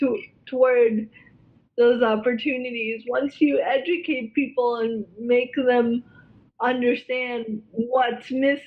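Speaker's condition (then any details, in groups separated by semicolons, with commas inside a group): Cerebral palsy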